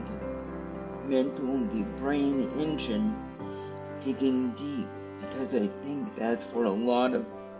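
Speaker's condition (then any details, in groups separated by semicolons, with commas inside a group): Cerebral palsy; stiff muscles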